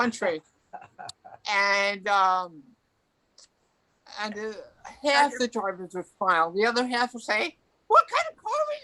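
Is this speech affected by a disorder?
Yes: cerebral palsy; affects legs, leg braces, intensive therapy from three.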